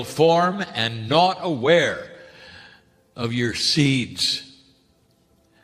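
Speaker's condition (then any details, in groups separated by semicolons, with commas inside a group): No condition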